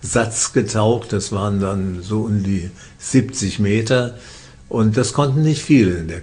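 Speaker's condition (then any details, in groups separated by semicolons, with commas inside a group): Parkinson's disease; incurable, diagnosed by a psychiatrist, treated by professor Jens Volkmann in Würzburg, medication adjusts symptoms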